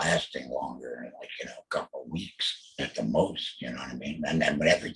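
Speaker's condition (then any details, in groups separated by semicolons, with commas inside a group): Total laryngectomy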